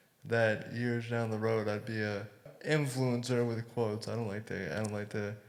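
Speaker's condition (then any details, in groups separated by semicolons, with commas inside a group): Cerebral palsy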